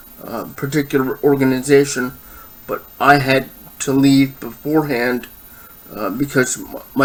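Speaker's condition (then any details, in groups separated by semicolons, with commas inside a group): Cerebral palsy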